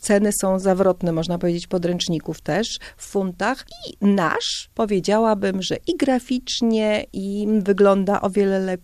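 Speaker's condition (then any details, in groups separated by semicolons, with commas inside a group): No condition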